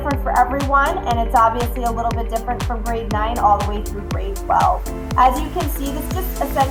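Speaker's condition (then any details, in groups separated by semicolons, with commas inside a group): No condition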